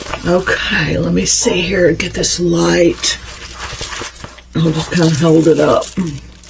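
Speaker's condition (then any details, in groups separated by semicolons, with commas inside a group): No condition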